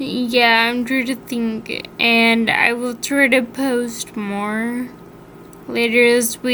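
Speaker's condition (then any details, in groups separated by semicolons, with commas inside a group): Friedreich's ataxia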